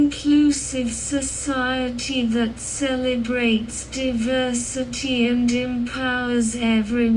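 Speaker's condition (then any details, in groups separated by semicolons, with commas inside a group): Cerebral palsy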